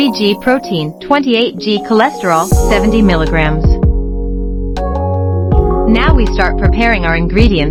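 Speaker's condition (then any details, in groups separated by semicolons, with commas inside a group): No condition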